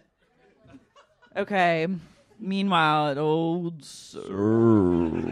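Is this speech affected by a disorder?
No.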